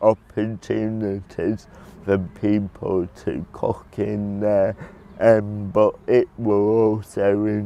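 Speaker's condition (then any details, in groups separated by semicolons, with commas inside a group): Cerebral palsy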